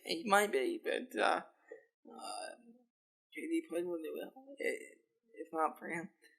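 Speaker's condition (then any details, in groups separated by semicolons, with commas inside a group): Cerebral palsy; lifelong physical disability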